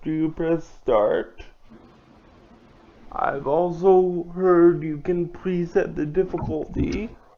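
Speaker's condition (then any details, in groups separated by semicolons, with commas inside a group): Cerebral palsy; limbs affected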